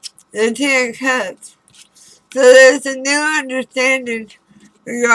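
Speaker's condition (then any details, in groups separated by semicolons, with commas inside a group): Throat cancer radiation damage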